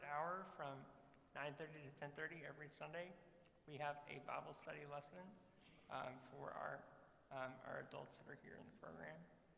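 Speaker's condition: Muscular dystrophy

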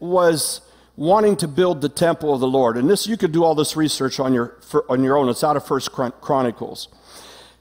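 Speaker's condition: No condition

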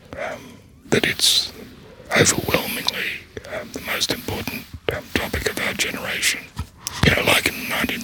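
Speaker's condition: Laryngectomy, voice prosthesis

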